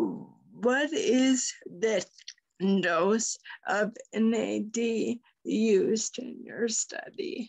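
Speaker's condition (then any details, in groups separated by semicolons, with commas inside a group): Friedreich's ataxia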